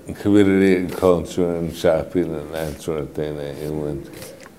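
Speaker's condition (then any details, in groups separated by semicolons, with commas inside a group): Mitochondrial disorder; mitochondrial disorder, walking very difficult; progressive disability; affects speech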